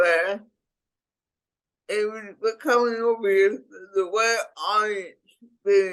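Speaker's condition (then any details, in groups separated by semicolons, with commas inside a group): Cerebral palsy; speech impediment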